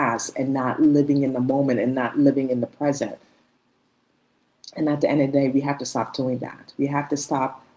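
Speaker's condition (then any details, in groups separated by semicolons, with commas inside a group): No condition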